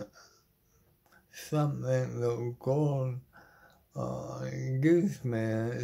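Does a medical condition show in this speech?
Yes: motor neuron disease; terminal; body failing.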